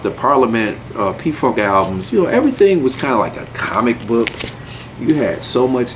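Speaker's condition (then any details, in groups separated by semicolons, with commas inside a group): No condition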